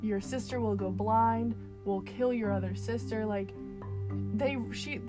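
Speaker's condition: No condition

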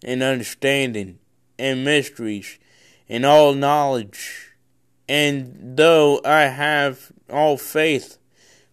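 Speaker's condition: Cerebral palsy; congenital cerebral palsy

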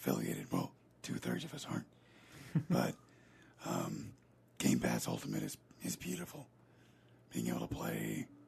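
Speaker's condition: Paralyzed vocal cord; Non-Hodgkin lymphoma behind tonsil, tonsil removed, few months of chemotherapy; voice changed by paralyzed vocal cord, says sounds like Batman

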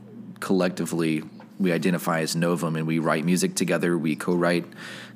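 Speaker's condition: No condition

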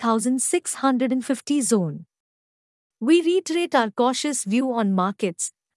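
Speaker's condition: No condition

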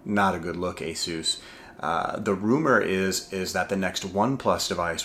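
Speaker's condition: No condition

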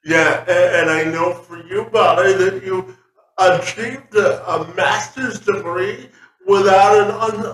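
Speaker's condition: Cerebral palsy; congenital, present from birth

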